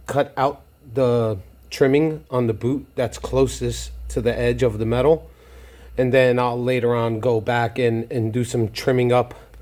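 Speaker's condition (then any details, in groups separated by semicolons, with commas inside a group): No condition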